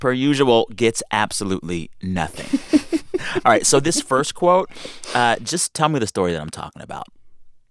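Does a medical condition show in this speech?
No.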